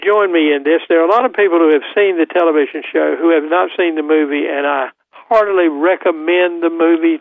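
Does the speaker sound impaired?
No.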